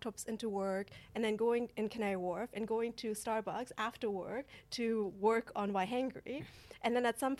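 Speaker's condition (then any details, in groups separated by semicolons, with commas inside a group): No condition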